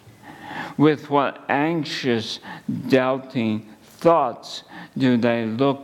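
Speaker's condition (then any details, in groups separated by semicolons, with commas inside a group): ALS; at least a couple of months since diagnosis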